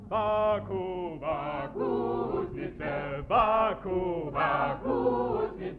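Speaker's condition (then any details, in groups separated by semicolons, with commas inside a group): No condition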